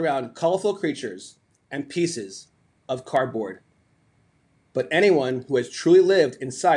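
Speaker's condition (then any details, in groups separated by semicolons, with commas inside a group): No condition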